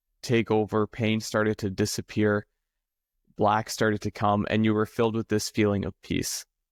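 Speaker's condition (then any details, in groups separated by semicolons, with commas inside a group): No condition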